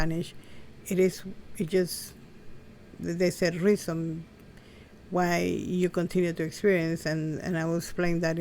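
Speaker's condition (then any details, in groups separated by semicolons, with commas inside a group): No condition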